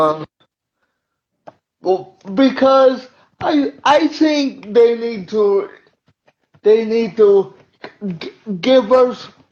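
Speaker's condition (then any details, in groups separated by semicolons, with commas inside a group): Cerebral palsy; uses wheelchair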